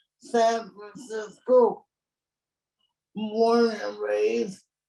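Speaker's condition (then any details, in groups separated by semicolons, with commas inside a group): Cerebral palsy; present from birth, premature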